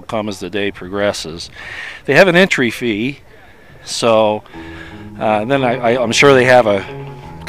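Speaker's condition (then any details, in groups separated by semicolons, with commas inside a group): No condition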